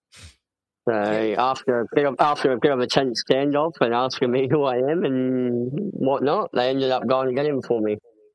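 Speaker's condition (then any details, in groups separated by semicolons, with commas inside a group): Cleft palate; congenital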